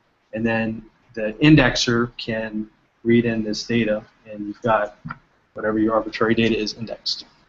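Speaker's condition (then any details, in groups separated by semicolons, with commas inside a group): No condition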